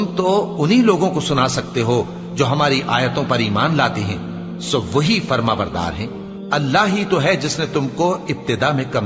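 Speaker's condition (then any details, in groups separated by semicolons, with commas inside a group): No condition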